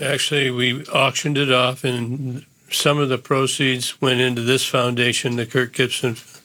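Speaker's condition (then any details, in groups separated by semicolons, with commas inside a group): Parkinson's disease; neurodegenerative disease, posture and gait changes as Diamondbacks manager, neck and shoulder surgeries before diagnosis; once could not speak on live TV, diagnosed 2 days later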